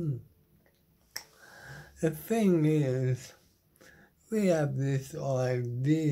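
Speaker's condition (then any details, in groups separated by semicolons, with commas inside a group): Motor neuron disease; terminal; body failing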